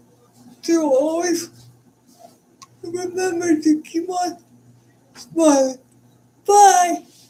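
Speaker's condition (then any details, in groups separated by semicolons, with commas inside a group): Cerebral palsy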